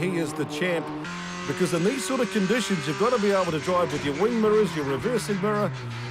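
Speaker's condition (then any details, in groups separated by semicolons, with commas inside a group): No condition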